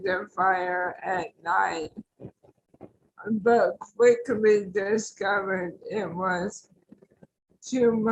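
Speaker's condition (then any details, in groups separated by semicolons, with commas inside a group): ALS; tracheostomy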